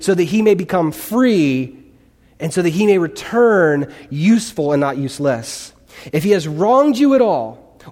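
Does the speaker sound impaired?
No.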